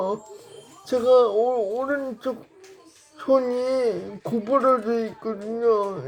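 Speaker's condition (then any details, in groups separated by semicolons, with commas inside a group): Brain lesion disability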